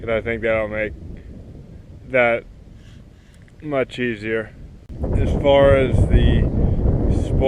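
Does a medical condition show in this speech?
Yes: cerebral palsy, spastic.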